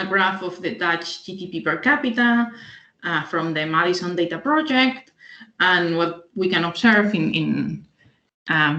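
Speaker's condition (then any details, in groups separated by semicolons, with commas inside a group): No condition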